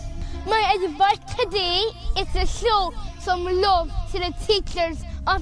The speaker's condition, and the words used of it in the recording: Down syndrome. He began working on his videos called podcasts with his dad, Brian, who said it was a way to help him with his communication skills and confidence.